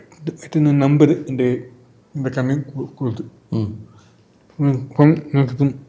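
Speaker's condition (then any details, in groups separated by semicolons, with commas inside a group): Cerebral palsy; from birth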